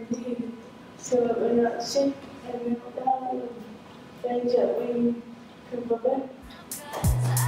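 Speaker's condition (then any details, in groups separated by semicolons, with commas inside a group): Cerebral palsy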